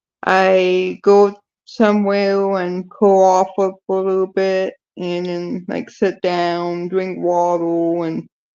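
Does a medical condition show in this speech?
Yes: cerebral palsy; speech affected.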